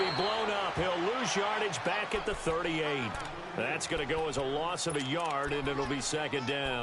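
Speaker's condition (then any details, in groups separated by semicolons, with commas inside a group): No condition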